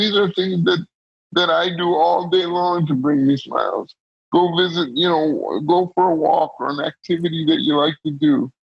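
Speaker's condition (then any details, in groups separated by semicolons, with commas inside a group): Cerebral palsy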